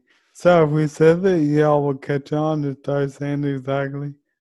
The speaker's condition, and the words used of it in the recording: ALS (motor neuron disease). And I have to believe too, my voice has changed a little bit.